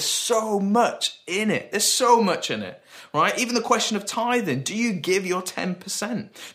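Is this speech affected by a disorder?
No.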